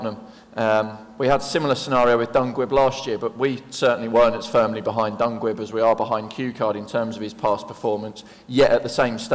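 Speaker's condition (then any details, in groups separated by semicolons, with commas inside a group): No condition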